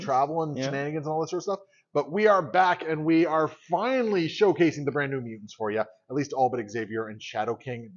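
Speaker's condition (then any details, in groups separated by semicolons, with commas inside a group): No condition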